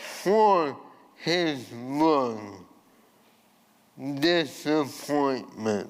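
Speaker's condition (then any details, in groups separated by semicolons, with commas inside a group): ALS; voice changed from earlier resonant voice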